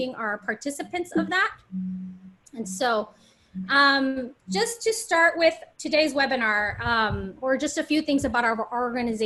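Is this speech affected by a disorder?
No.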